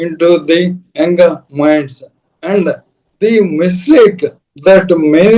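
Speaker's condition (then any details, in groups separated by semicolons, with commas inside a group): ALS / motor neuron disease; onset around 2022, diagnosed last year, mobility very severely affected; speech very severely affected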